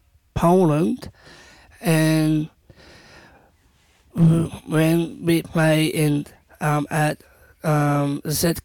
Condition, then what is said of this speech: Down syndrome. So because they're busy working, they don't really understand me that much when I talk to them.